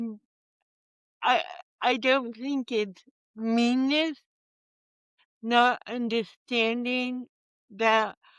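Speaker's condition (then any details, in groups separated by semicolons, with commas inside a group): Cerebral palsy; present from birth, initially mild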